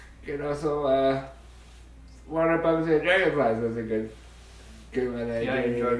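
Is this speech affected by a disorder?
Yes: Duchenne muscular dystrophy.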